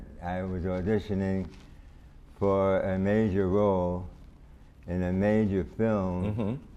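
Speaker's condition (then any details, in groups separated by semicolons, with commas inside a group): Parkinson's disease; years since onset; voice changes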